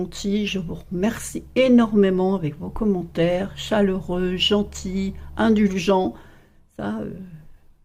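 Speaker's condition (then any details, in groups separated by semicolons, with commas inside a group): No condition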